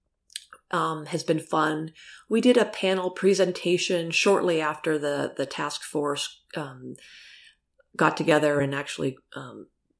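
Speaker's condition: No condition

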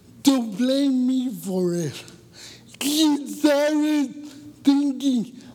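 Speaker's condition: Cerebral palsy; from birth, born about two weeks early, umbilical cord around neck, no breathing at birth, cannot control nerves; voice affected, voice described as a curse

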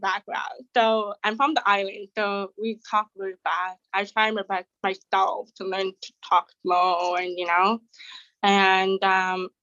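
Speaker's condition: Deafness; has a disability

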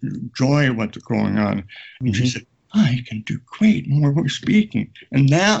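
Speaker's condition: Aphasia; ruptured brain aneurysm during meeting, speech therapy with picture naming, San Diego Brain Injury Foundation support groups; reading, writing, talking affected, difficulty getting words out, knew words but could not say them

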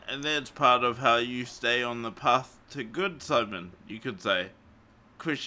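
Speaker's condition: Cerebral palsy; morphine not allowed after it

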